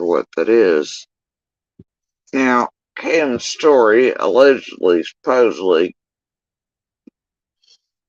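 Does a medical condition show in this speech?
Yes: facial paralysis after surgery; tongue.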